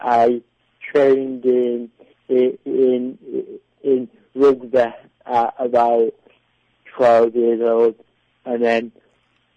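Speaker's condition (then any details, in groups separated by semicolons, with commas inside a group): Cerebral palsy; prone to rounded shoulders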